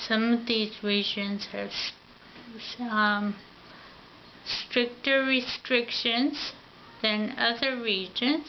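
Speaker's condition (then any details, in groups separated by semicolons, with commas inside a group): Ataxia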